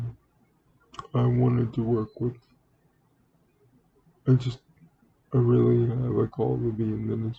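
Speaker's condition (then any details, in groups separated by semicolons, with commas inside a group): Cerebral palsy; speaks relatively well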